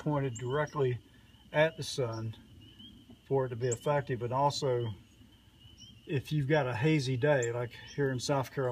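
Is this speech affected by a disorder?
No.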